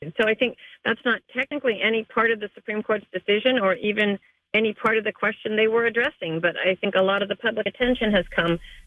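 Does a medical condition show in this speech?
No.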